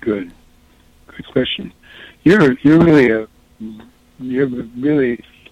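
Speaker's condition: Parkinson's disease; exhaustion main symptom, muddy head felt during interview, tiny scrawled handwriting getting tinier

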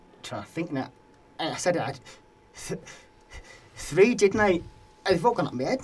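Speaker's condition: Stammer; lifelong speech issues, verbal tics then stammer, years of speech and language therapy, breathing changes tried; ongoing, likely to remain, varies day to day, worse with emotions, dislikes hearing own voice through headset; stammering during recording, gasps and fights for speech every day, difficulty finishing sentences; prolonged sounds, blocks

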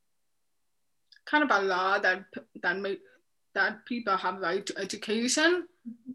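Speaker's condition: Deafness; profound, noticed at 7 months, unknown cause, bilateral cochlear malformation, left cochlear implant at 3; speech therapy for speaking and listening in deaf and hard of hearing program

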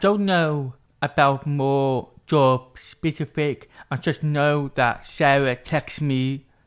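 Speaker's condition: Deafness with cochlear implants; unclear speech as child, cochlear implants switched on at age 11, also uses sign language; age 26, hears nearby sounds not distant, therapy with Sarah using computer mouth-shape display ended; speaks clearly to hearing people, still struggles with s

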